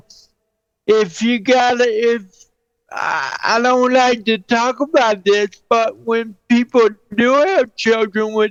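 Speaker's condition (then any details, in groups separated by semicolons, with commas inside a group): Cerebral palsy; 49 years with condition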